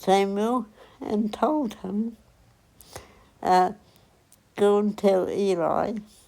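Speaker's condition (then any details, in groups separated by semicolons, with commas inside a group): Cerebral palsy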